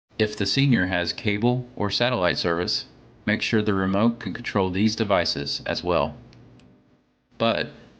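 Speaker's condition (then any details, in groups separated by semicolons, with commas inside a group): No condition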